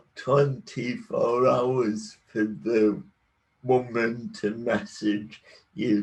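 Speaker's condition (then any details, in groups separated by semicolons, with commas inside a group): Cerebral palsy; cerebral palsy from birth; walking and talking; predicted never to talk, now talks, works as public speaker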